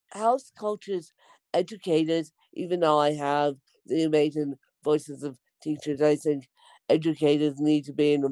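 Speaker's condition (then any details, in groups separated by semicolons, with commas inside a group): Cerebral palsy, mixed, moderate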